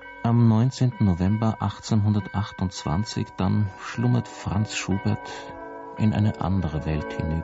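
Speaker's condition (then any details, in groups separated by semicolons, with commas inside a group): No condition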